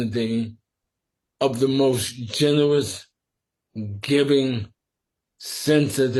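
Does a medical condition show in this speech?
Yes: sporadic ALS.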